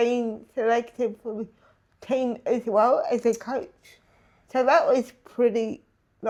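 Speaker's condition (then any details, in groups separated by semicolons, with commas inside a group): Disability affecting speech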